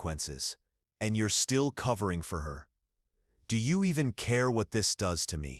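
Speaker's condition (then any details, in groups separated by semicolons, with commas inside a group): No condition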